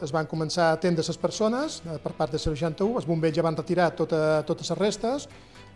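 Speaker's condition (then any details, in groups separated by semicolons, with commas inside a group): No condition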